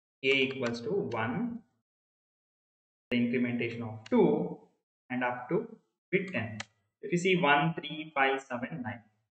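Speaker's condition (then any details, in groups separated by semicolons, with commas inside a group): No condition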